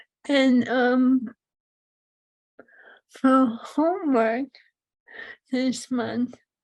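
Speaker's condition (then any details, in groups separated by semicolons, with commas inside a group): ALS; swallowing lost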